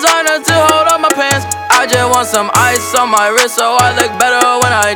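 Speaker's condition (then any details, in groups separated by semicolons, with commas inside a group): No condition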